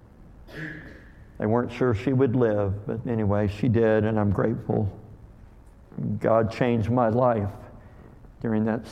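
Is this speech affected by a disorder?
Yes: cleft lip and palate; called hair lip.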